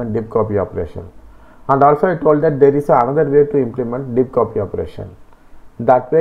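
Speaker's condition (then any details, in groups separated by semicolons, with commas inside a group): No condition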